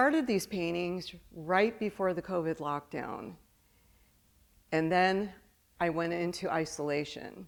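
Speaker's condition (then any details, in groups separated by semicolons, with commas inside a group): No condition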